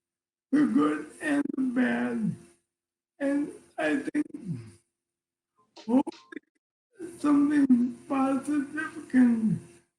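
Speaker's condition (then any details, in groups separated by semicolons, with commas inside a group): ALS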